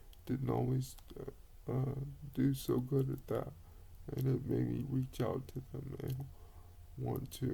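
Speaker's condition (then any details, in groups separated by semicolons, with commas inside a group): Cerebral palsy; quadriplegic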